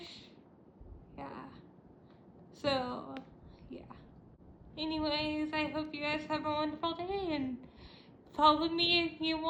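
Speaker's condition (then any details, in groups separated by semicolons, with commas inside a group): Cerebral palsy, spastic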